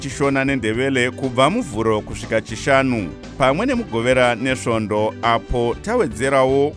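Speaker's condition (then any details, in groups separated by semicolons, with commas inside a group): No condition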